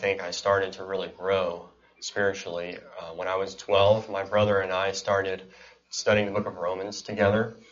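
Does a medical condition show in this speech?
Yes: cleft palate and cleft lip.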